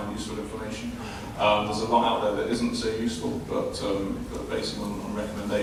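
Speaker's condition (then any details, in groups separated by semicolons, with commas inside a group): No condition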